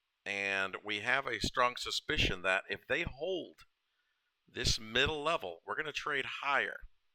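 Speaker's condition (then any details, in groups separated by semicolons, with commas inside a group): No condition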